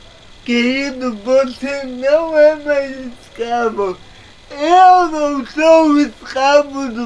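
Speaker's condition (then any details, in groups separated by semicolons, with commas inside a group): Paralysis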